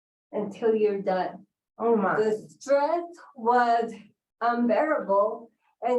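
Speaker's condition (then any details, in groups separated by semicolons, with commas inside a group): Cerebral palsy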